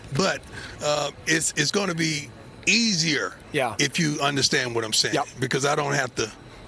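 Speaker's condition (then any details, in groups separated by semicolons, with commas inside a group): No condition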